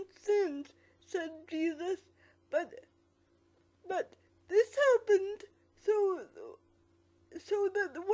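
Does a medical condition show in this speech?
Yes: quadriplegic cerebral palsy.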